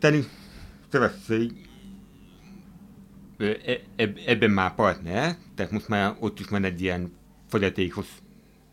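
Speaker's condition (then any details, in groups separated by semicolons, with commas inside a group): Hearing impairment, hard of hearing; uses hearing aid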